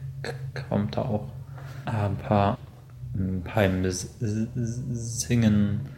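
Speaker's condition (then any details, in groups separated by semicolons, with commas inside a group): Stuttering; stuttering since primary school, grandfather stutters, mother stutters very slightly; ongoing at 27, has worked much on stuttering, severity varies day to day; blocks from slight to very strong, strong blocks cramp whole upper body, repetitions, fillers, singing freer; repeated sounds, prolonged sounds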